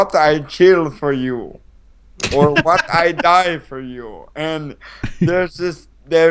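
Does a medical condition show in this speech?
Yes: cerebral palsy.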